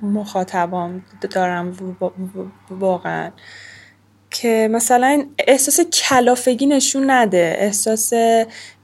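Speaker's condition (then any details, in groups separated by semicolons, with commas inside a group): Stuttering; treatment tried several times, never fully cured, worsens with age and stress, worse since thyroid cancer two years ago; stuttering worse than ever during recording; filler phrases to avoid blocking, word substitution, fluent in some situations, reading aloud difficult; prolonged sounds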